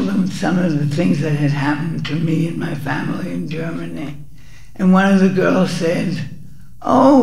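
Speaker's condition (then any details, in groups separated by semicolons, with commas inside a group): Parkinson's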